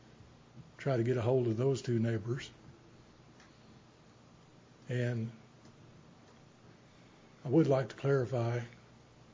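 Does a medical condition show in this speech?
Yes: Parkinson's disease; stage 3; not speaking too fast.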